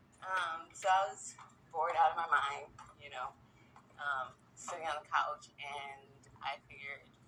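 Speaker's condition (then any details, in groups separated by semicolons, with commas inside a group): No condition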